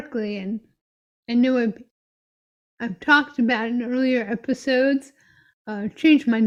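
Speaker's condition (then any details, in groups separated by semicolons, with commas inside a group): Myotonic dystrophy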